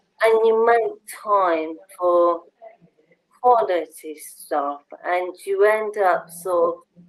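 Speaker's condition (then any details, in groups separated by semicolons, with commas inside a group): Motor neurone disease; bulbar onset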